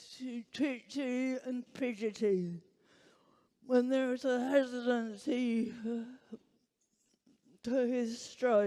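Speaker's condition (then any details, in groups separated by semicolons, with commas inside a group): Huntington's disease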